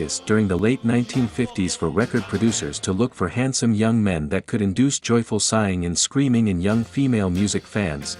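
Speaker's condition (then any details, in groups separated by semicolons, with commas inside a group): No condition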